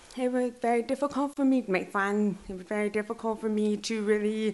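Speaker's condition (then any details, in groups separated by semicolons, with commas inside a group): Deaf and hard of hearing; since childhood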